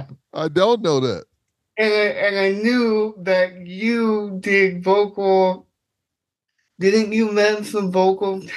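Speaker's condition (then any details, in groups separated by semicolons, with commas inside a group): Cerebral palsy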